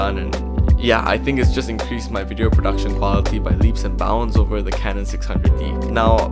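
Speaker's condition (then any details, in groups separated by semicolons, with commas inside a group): No condition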